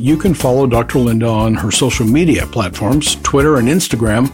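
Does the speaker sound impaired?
No.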